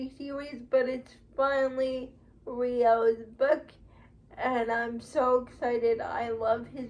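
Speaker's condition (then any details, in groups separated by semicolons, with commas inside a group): Cerebral palsy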